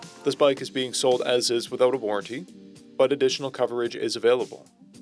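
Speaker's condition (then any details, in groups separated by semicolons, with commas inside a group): No condition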